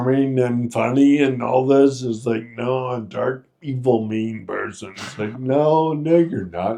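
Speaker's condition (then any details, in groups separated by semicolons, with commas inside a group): Friedreich's ataxia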